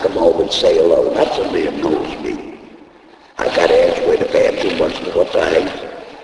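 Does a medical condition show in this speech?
Yes: laryngectomy; voice first lost at racetrack.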